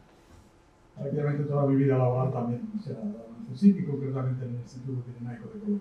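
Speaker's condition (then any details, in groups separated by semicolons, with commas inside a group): No condition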